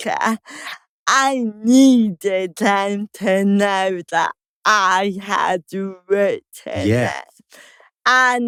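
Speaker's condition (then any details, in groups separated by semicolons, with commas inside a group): Cerebral palsy; slow speech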